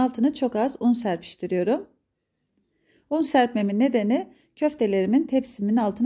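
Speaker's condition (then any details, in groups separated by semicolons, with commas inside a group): No condition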